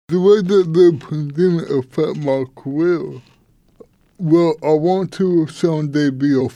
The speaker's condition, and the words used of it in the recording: Cerebral palsy. So it also affect my speaking, my walking, my hands.